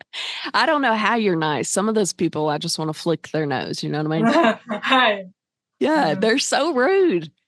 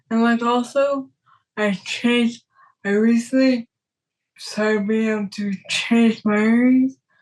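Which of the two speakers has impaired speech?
The second: traumatic brain injury; caused by car wreck; years since injury, years of therapy, still improving; relearned talking.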